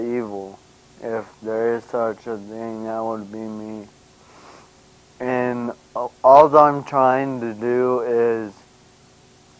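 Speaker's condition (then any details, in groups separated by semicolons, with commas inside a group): Brain injury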